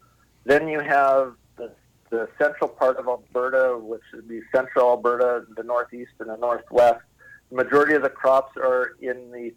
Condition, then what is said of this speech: No condition.